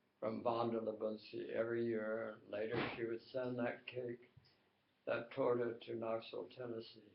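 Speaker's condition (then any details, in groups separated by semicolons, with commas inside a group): Tongue cancer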